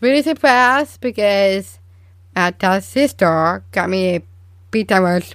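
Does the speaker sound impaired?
Yes: Down syndrome; present from birth, diagnosed shortly after birth.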